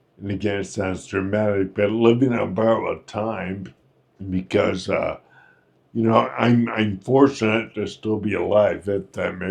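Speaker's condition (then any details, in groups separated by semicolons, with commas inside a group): Friedreich's ataxia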